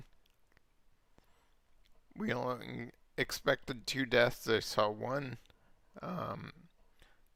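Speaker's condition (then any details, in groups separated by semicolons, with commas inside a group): Multiple sclerosis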